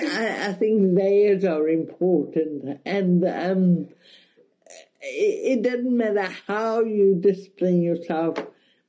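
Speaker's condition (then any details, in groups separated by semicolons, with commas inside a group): Cerebral palsy, mild; speech affected a bit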